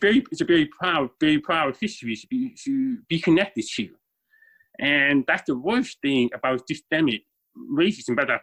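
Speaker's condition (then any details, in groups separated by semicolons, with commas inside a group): Deafness, born deaf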